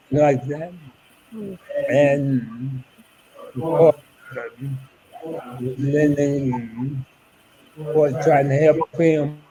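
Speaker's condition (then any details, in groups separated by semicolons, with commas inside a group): ALS; about eight years since diagnosis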